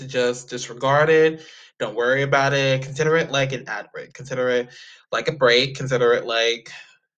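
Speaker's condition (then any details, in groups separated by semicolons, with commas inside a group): No condition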